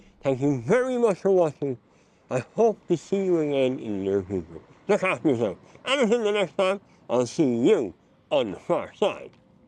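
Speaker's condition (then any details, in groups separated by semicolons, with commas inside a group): Mouth cancer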